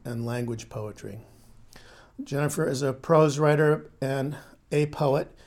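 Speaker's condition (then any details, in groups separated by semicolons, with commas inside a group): No condition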